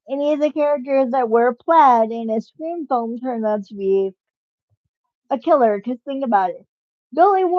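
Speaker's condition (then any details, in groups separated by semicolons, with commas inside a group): Cerebral palsy, spastic; from birth, muscle spasms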